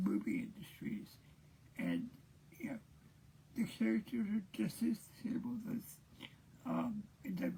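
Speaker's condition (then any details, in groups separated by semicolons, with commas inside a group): Cerebral palsy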